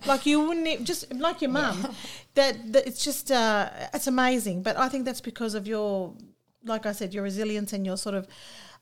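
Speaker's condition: No condition

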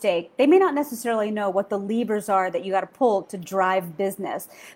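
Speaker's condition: No condition

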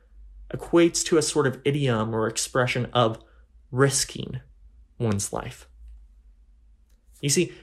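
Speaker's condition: No condition

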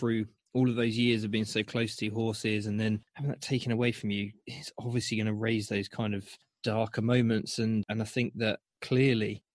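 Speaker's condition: No condition

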